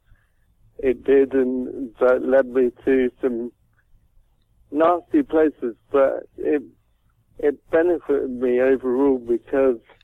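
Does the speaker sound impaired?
Yes: cerebral palsy; caused by doctors' negligence at delivery.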